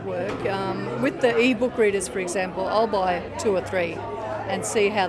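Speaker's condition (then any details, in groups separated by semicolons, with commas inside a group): No condition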